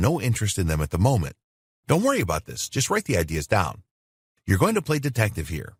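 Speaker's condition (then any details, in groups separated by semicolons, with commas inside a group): No condition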